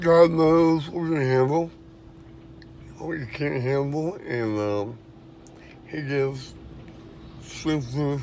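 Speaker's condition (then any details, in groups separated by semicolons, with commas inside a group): Dystonia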